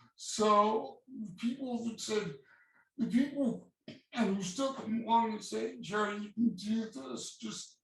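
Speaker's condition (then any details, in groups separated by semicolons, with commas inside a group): Cerebral palsy; voice slightly affected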